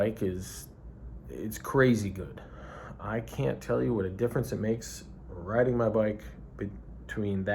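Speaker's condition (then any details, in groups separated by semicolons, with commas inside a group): No condition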